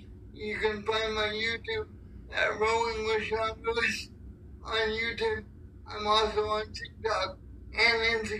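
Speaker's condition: Cerebral palsy; physically challenged

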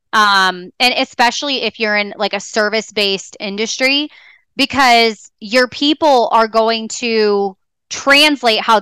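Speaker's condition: No condition

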